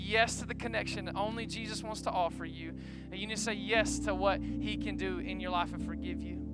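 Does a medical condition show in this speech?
No.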